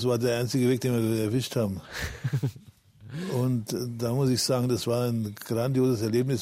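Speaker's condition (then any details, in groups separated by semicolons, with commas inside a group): Parkinson's disease; public for about 11 years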